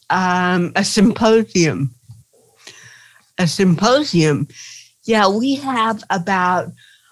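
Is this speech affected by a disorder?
Yes: cerebral palsy.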